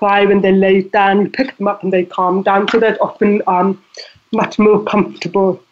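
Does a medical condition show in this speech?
Yes: deafness; deafness audible in voice.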